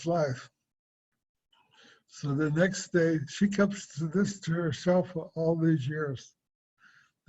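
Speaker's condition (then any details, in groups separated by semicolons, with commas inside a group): Cerebral palsy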